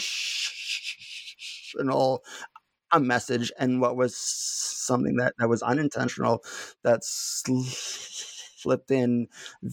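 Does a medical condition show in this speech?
Yes: stuttering; not stuttering much during this interview; little stuttering currently; here prolonged sounds, blocks.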